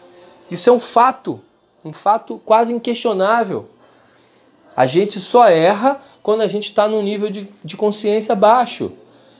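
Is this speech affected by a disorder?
No.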